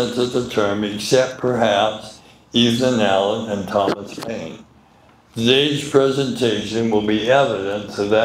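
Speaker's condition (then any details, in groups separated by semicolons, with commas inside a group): Medical condition affecting speech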